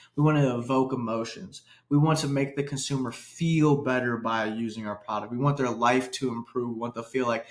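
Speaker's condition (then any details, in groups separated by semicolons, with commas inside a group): No condition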